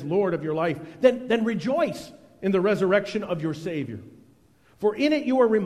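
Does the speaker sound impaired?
No.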